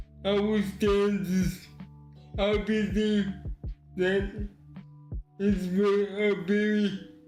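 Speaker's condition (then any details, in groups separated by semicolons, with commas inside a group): Cerebral palsy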